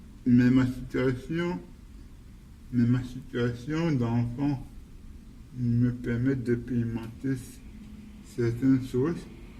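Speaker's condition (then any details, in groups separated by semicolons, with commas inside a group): Cerebral palsy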